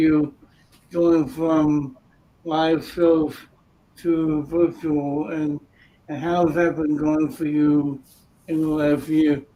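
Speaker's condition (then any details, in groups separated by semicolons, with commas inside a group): Cerebral palsy; from birth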